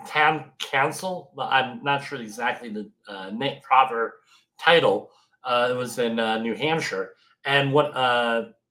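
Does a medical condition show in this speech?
Yes: bilateral cleft lip and palate; from birth.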